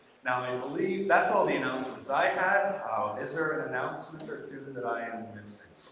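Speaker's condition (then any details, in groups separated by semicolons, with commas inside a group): No condition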